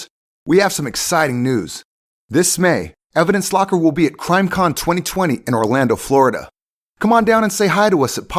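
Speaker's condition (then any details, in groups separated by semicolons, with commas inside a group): No condition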